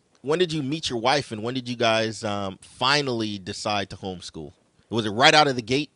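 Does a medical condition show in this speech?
No.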